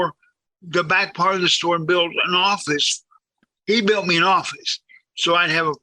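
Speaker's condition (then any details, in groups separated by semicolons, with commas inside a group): Cerebral palsy, severe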